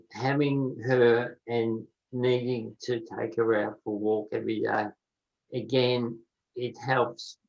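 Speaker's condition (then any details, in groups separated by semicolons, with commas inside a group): Motor neurone disease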